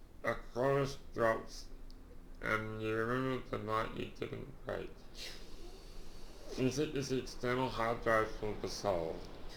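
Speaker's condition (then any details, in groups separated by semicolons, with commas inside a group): Duchenne muscular dystrophy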